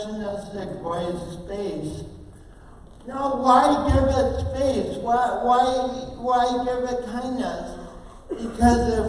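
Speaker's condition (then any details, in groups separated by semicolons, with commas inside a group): Oxygen-related condition, speech impairment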